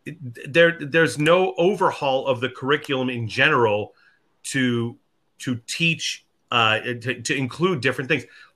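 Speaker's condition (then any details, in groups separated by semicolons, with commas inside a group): No condition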